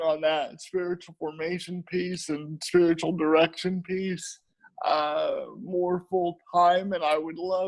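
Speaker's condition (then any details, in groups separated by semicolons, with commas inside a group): Cerebral palsy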